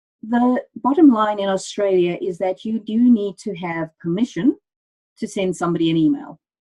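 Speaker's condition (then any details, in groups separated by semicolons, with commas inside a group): No condition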